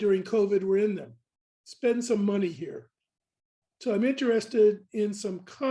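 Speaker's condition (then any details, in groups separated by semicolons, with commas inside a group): No condition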